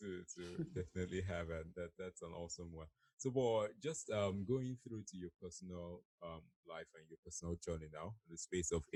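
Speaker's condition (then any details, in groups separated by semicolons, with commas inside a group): No condition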